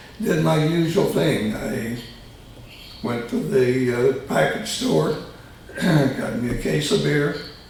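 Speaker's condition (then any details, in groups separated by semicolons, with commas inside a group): Tongue cancer surgery; both sides of tongue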